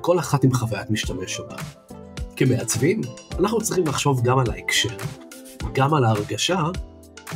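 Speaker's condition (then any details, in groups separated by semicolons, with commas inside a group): No condition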